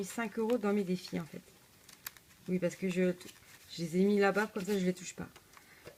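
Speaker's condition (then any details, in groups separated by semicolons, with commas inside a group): No condition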